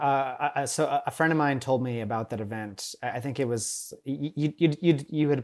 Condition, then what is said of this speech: Stuttering. I don't stutter in my teacher voice.